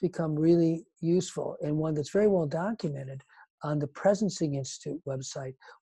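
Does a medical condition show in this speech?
No.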